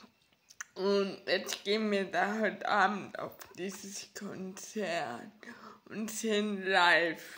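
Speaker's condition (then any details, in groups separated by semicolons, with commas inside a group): Ataxia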